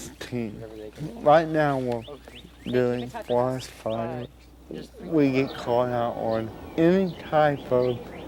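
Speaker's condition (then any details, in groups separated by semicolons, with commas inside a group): Cerebral palsy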